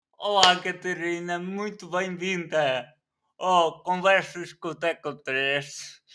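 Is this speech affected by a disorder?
Yes: cerebral palsy.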